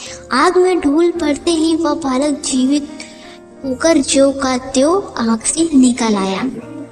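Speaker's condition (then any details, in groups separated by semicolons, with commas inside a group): No condition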